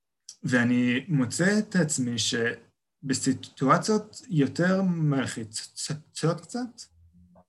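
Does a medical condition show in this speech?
Yes: stuttering; stuttering since young age, previously much more covert; uses word planning and word skipping in stressful situations to keep flow; speech blocks, plans words ahead and skips words under stress; here repeated sounds.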